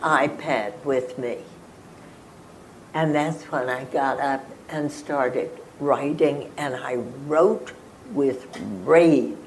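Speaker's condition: Spasmodic dysphonia; diagnosed 1998 at Johns Hopkins within 1 hour, 4 months unable to talk before, ALS, throat cancer suspected; could not talk for 4 months before diagnosis, injections allow continued radio broadcasting

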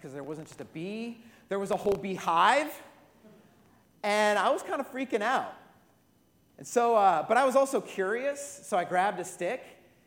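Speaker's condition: No condition

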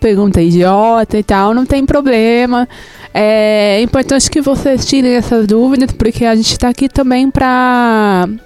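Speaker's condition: Deafness, profound left, severe right; severe loss right ear

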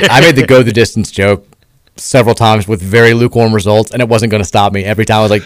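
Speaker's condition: No condition

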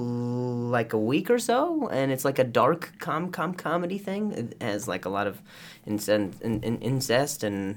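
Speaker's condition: Stutter, acquired after concussion; from softball injury with concussion a few years ago; talks differently since concussion; repeated sounds, prolonged sounds

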